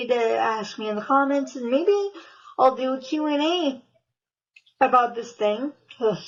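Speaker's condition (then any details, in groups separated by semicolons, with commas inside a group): Cerebral palsy, spastic; from birth, muscle spasms; managed through doctors and therapies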